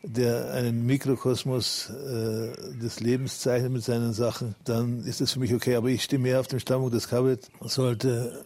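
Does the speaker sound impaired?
Yes: Parkinson's disease; public for about 11 years, almost no tremor, feels symptom-free when well adjusted; not trembling during interview, admitted to rehab bedridden two years ago, now walks with crutches.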